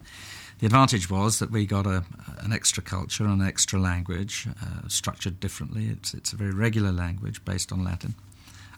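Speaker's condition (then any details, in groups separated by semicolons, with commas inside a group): No condition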